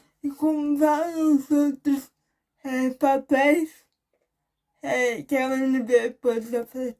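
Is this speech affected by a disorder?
Yes: cerebral palsy.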